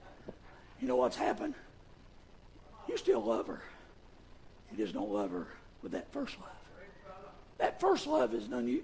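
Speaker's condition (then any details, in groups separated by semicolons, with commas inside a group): Vocal fold paralysis; Kermit-the-Frog-like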